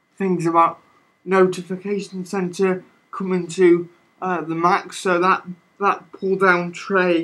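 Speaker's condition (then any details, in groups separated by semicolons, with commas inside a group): Cerebral palsy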